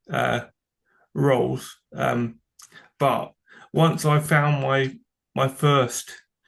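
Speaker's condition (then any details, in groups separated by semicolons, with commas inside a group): Cerebral palsy; from birth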